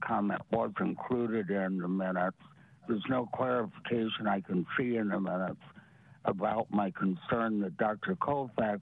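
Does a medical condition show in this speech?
Yes: parotid gland removal; parotid salivary gland removed; difficulty speaking at this recording, recurring, attributed to parotid gland removal.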